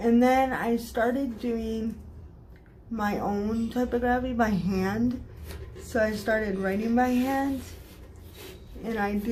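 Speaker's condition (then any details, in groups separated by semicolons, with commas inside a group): Cerebral palsy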